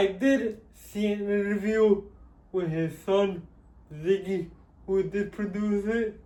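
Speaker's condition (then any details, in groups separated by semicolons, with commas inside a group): Cerebral palsy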